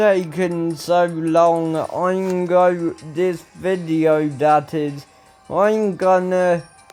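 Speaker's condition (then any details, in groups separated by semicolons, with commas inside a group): Ataxia; speech recently worse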